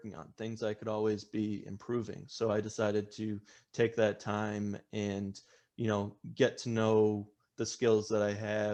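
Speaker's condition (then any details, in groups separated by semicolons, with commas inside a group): No condition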